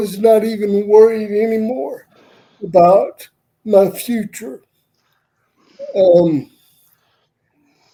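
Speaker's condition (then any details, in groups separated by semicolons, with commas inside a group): Cerebral palsy; wheelchair user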